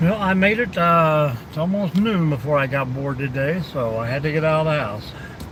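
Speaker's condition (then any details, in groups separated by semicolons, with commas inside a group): No condition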